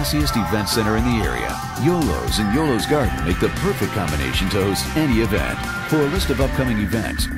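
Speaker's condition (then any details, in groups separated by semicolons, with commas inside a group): No condition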